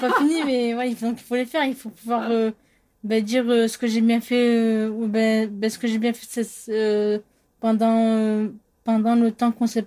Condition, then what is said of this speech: Stuttering. J'avais un bégaiement et que c'était pour ça aussi que j'avais peut-être du mal à me faire comprendre pendant l'entretien, quoi.